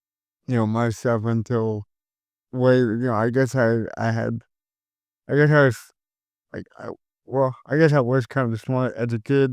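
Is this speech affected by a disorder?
Yes: cerebral palsy; caused by stroke at birth.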